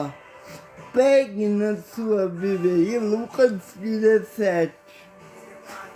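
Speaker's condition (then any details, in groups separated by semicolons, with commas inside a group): Paralysis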